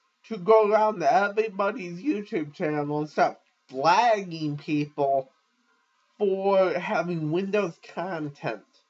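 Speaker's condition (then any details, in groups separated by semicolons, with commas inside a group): Cerebral palsy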